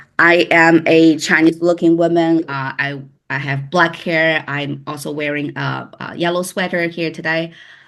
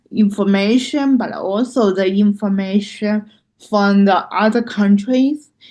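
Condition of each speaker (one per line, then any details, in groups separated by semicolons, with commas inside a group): No condition
Cerebral palsy; loss of muscle control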